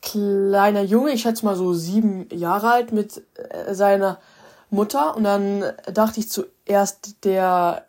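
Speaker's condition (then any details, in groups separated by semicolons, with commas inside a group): Stuttering; accepted as unchangeable; stuttered very often in this episode; very frequent stuttering during recording; prolonged sounds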